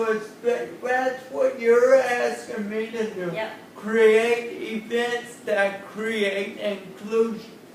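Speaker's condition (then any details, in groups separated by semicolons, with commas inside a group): Cerebral palsy; since birth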